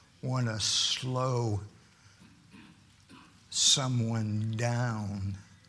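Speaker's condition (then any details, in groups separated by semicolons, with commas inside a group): Stuttering; stuttering during sermon, deliberately slow speech; speaks slowly by necessity, stuttering can stop speech, takes slow breath, slightly changes voice; prolonged sounds, blocks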